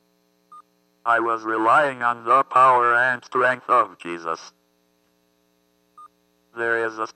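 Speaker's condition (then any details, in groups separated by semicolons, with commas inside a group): Athetoid cerebral palsy; motor brain injury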